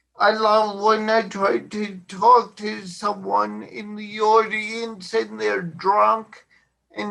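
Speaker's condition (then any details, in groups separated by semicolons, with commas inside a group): Cerebral palsy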